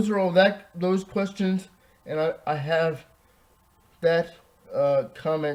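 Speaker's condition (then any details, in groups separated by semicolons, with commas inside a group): Cerebral palsy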